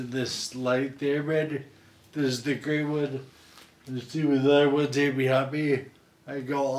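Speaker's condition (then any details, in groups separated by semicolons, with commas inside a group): Friedreich's ataxia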